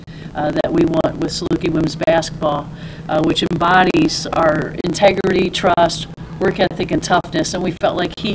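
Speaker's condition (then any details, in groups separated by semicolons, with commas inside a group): No condition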